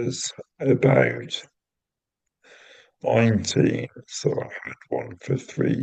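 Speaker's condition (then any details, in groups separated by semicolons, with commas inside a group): Cerebral palsy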